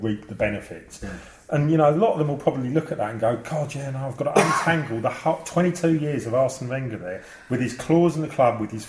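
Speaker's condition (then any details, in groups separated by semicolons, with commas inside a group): No condition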